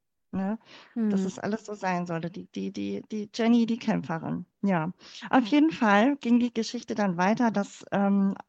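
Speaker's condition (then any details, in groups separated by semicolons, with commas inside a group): Cleft palate; congenital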